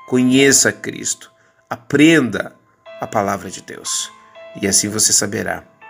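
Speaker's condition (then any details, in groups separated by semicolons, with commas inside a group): No condition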